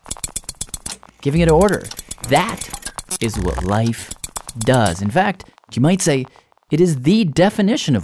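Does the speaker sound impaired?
No.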